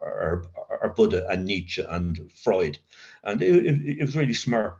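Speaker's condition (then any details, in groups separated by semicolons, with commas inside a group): Covert stutter; severe childhood stutter with blocks, linked to adverse childhood experience, child guidance clinic, speechless while drinking; covert since early sobriety in AA, about 40 years, occasional blocks, talks easily at meetings; stutters mostly in mind, thinks ahead around feared words, voice long felt fake; repeated words, prolonged sounds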